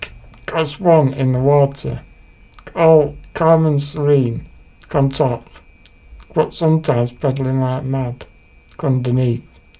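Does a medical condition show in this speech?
Yes: Duchenne muscular dystrophy; diagnosed at age 5, about 23 years ago.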